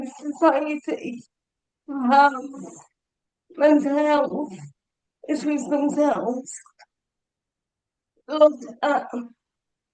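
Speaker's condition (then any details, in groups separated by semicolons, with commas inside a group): Cerebral palsy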